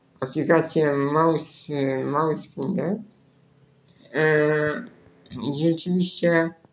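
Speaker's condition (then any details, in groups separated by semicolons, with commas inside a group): Spinal muscular atrophy; right-click via two keys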